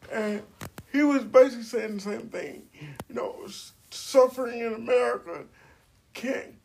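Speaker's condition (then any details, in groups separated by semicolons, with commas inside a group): Cerebral palsy; uses wheelchair, age 42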